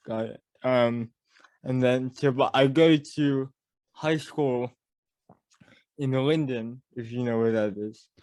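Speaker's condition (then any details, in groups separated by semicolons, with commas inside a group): Cerebral palsy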